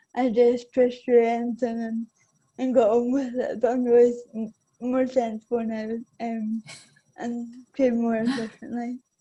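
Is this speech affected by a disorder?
Yes: cerebral palsy; affects balance.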